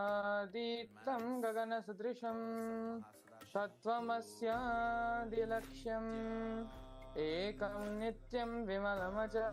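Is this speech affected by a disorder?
No.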